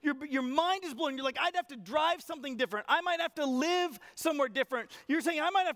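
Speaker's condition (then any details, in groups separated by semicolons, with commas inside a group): No condition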